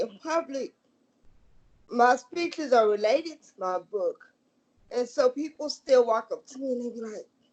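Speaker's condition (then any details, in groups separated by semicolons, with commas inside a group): Cerebral palsy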